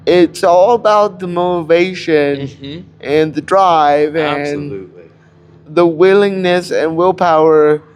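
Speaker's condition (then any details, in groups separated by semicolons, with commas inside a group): Cerebral palsy; cannot walk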